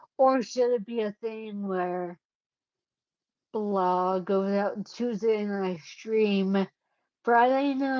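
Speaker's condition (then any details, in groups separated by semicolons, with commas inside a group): Cerebellar ataxia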